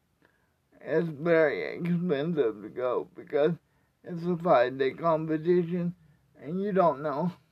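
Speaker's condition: Cerebral palsy; wheelchair user

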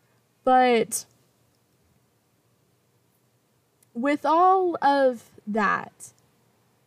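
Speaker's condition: Stutter; stutter since age four; part-word repetitions, fillers, gets stuck on first word when saying own name; prolonged sounds, blocks

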